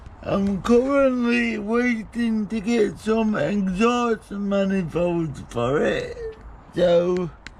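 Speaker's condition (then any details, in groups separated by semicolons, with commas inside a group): Cerebral palsy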